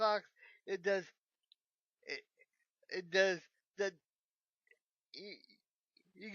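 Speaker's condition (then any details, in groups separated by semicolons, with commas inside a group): Cerebral palsy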